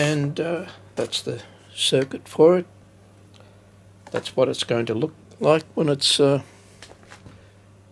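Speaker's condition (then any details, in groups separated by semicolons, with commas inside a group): No condition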